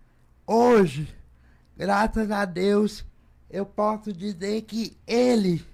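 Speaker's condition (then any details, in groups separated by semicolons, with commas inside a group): Cerebral palsy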